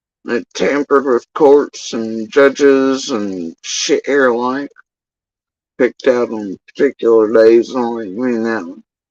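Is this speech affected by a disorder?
Yes: facial paralysis after surgery; tongue.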